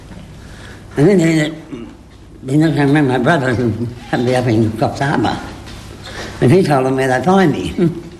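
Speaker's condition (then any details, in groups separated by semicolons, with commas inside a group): Parkinson's disease; young onset, diagnosed at age 30, no cure, on treatments, not well enough to live alone, nursing home 15 years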